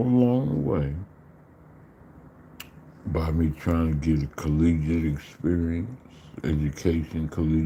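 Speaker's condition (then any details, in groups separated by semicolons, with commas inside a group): Slurred speech; still slurs words occasionally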